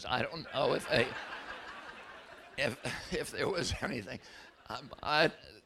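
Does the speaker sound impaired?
Yes: spasmodic dystonia; speaker attributes to yearly flu vaccine.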